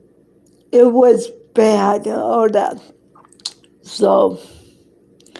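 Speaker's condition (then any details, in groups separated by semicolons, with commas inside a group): Cerebral palsy; affects hand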